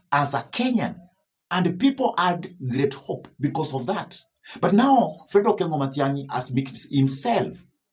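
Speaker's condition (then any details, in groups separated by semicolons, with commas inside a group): No condition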